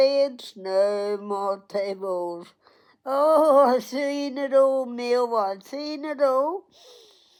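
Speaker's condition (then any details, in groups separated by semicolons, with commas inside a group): Cerebral palsy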